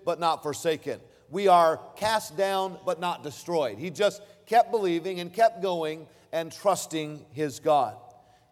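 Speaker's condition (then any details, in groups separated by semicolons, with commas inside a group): No condition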